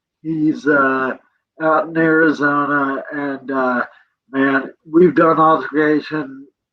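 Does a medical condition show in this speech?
Yes: cerebral palsy; present from birth.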